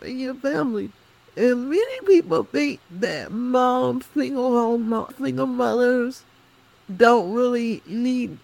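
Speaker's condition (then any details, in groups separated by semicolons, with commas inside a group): Cerebral palsy; cognition intact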